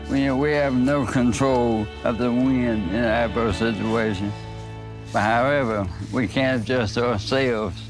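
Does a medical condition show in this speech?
Yes: ALS; weakened muscles; speech affected.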